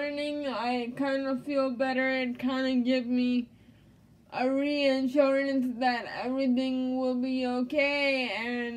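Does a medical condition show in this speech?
Yes: cerebral palsy.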